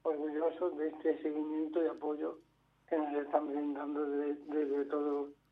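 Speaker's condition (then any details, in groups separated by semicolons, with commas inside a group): Amyotrophic lateral sclerosis; progressive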